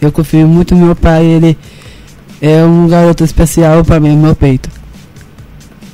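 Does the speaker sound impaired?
Yes: Down syndrome; genetic, present from birth, recognized soon after birth.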